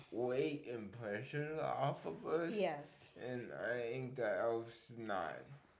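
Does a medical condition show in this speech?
Yes: cerebral palsy.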